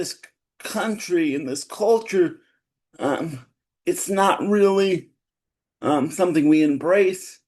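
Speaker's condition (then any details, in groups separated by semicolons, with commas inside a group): Cerebral palsy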